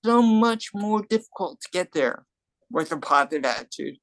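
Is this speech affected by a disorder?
Yes: cerebral palsy and hearing loss; adult.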